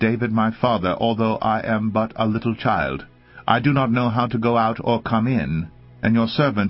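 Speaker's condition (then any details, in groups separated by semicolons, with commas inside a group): No condition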